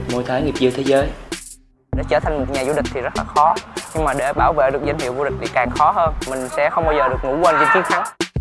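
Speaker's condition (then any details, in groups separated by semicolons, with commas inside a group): No condition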